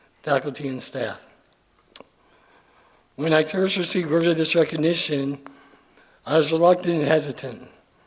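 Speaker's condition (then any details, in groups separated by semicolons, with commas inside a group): ALS; affects vocal cords, slowly losing ability to communicate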